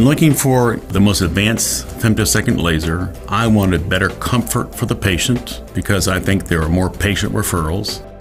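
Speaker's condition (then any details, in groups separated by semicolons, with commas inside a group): No condition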